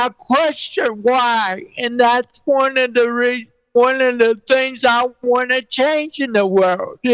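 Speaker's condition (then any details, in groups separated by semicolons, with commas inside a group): Cerebral palsy; 49 years with condition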